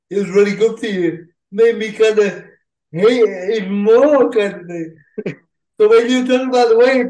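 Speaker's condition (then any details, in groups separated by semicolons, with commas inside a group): Cerebral palsy; uses a wheelchair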